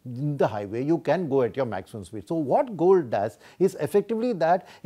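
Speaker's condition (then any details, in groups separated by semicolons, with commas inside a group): No condition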